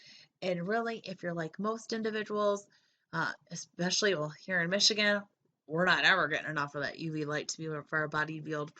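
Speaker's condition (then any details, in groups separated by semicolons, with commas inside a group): No condition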